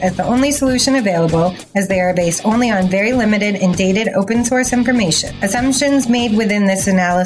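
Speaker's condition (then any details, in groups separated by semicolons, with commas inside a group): No condition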